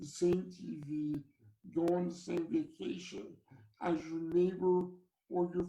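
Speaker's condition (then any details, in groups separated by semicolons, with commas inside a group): Cerebral palsy; from birth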